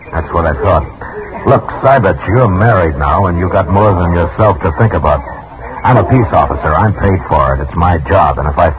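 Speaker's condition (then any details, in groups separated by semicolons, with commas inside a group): No condition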